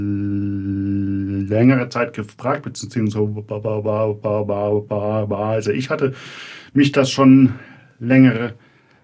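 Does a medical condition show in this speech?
Yes: stuttering; fluctuating between more and less fluent phases, never severe enough to prevent finishing a reporting story; alternates between more fluent and less fluent phases; here repeated sounds.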